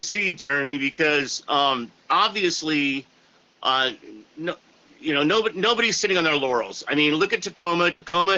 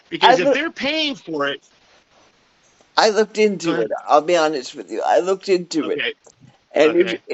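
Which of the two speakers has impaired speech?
The second: cerebral palsy; cerebral palsy, wheelchair.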